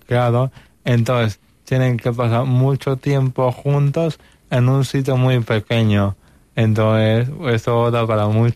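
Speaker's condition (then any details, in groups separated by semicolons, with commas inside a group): Cerebral palsy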